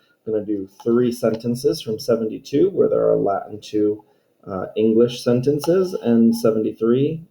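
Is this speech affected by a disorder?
No.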